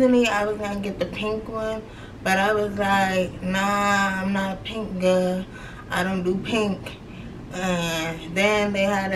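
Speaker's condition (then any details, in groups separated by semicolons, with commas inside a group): Cerebral palsy; from birth, left leg affected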